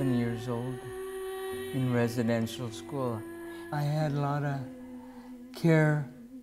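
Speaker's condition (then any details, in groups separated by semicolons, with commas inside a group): Cerebral palsy; present from birth, late diagnosis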